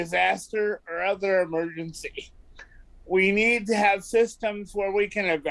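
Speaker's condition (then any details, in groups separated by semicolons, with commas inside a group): Cerebral palsy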